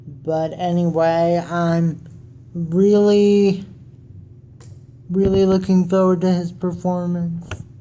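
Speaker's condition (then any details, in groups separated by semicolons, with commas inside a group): Cerebral palsy; wheelchair user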